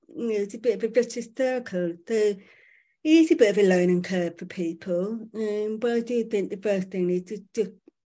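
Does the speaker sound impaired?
Yes: profoundly deaf, born profoundly deaf; profound deafness from birth, lip reading main communication, some British Sign Language (BSL), not fluent; relies on lip reading, needs people facing and speaking normally, no over-enunciating or shouting.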